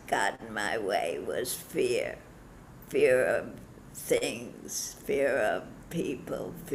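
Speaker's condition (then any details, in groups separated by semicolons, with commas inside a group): Parkinson's disease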